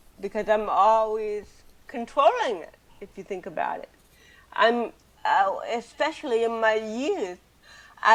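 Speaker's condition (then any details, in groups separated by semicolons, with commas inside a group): Cerebral palsy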